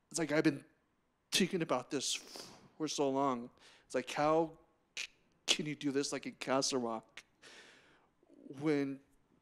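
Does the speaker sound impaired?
Yes: stutter; stutter noticeable, breaks off mid-sentence at word, names stutter aloud, then resumes; here repeated sounds, prolonged sounds.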